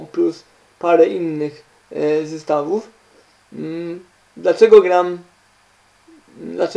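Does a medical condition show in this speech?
Yes: cerebral palsy; uses wheelchair.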